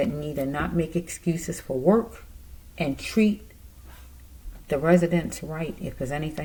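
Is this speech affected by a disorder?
No.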